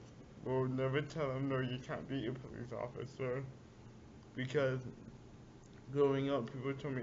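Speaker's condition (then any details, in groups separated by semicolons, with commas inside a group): Cerebral palsy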